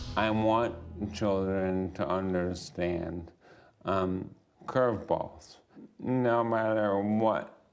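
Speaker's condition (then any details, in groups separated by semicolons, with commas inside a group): ALS; affects speech and mobility; diagnosed under a year ago; speech changes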